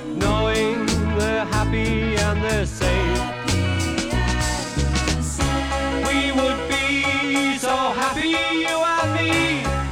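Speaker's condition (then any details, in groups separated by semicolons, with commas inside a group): No condition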